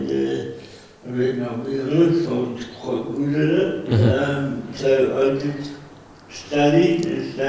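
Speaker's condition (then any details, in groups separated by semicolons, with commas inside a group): Cerebral palsy; present since birth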